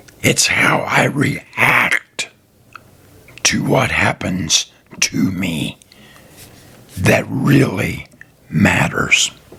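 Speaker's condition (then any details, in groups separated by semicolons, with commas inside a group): Throat cancer survivor; survivor, ill 3 years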